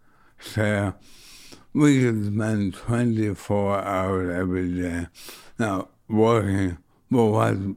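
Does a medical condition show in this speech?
Yes: motor neuron disease; bulbar motor neuron disease, affecting throat and neck, about a year since onset, may later affect hands and legs; on medication, still mobile, legs unaffected, every meal a struggle; losing voice, ragged voice, sometimes hard to understand, speaking takes effort, hears own voice differently, swallowing affected.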